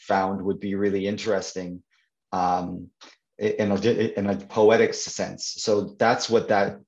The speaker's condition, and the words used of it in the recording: Stuttering. So I spent some time figuring out which words are the hardest for me to say, which sounds are difficult.